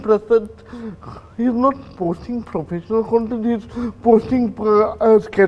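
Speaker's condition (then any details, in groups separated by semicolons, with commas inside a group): Cerebral palsy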